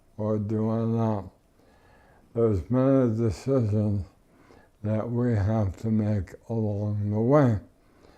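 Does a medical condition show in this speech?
Yes: ALS; affects hand muscles, uses finger glove; weekly physical therapy plus home sessions, no tracheostomy; mucus clogged airway on waking, could not breathe.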